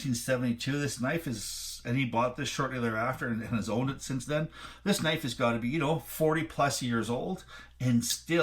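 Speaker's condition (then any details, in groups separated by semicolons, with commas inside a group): No condition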